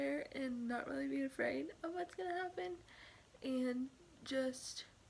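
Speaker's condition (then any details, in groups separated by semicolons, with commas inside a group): Cerebral palsy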